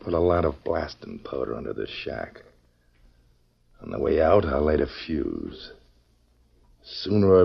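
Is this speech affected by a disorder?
No.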